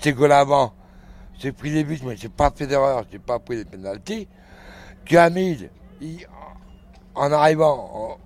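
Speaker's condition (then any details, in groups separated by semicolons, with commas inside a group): Throat cancer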